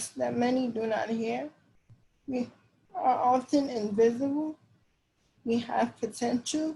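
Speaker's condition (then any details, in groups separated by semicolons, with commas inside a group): Cerebral palsy; diagnosed at 9 months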